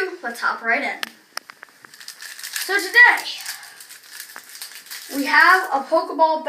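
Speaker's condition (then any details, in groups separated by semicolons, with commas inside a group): No condition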